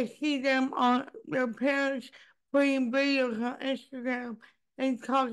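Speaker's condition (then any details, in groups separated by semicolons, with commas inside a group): Cerebral palsy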